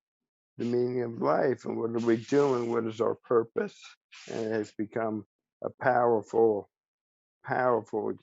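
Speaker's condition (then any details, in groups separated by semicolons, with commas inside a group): ALS; speech still preserved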